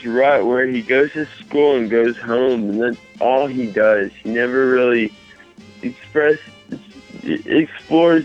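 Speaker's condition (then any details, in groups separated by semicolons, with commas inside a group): Mild cerebral palsy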